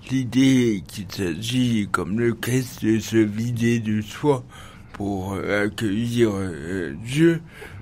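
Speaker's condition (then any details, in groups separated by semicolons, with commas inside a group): Cerebral palsy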